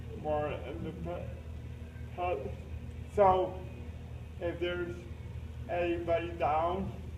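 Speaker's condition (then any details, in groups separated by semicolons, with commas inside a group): Cerebral palsy; uses a lift for transfers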